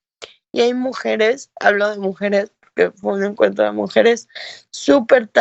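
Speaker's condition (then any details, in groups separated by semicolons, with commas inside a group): Cerebral palsy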